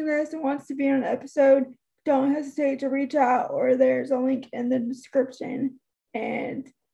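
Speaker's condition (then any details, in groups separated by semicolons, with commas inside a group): Cerebral palsy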